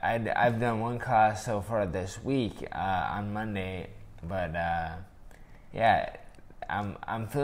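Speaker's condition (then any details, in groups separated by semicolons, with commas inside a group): Traumatic brain injury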